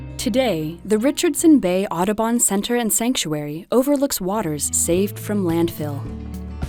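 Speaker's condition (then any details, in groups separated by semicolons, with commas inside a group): No condition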